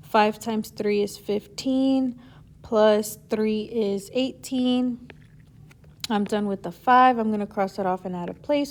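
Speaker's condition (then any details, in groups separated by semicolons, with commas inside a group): No condition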